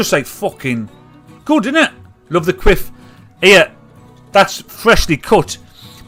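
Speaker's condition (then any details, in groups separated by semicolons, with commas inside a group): No condition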